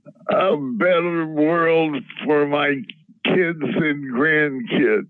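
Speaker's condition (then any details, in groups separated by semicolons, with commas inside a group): Parkinson's disease; preferred by tincture dropper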